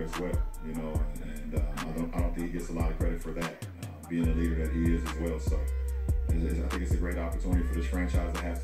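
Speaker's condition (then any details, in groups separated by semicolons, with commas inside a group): No condition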